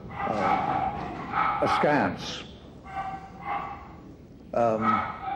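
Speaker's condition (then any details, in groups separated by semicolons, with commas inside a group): No condition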